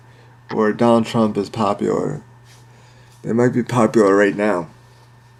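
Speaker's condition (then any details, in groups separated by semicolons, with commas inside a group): Cerebral palsy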